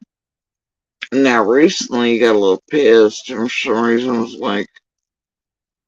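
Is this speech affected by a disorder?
Yes: facial paralysis after surgery; tongue.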